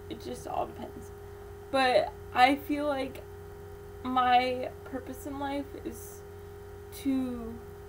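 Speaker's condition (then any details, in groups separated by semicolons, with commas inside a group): Cerebral palsy; poor balance, infant ventilator, many surgeries, therapy, casting; muscle pain and cramps, physical therapy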